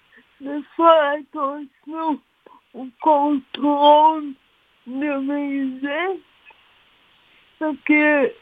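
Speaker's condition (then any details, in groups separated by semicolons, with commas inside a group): Cerebral palsy; oxygen loss to brain during delivery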